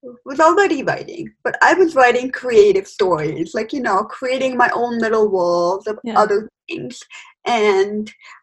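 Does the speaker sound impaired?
Yes: hearing loss with cochlear implant; congenital hearing loss, cochlear implant turned off to sleep, trouble with unfamiliar, male or fast voices on calls; lip-reading interviewer over video call.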